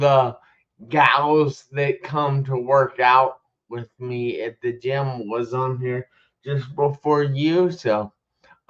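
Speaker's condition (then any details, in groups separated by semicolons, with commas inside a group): Traumatic brain injury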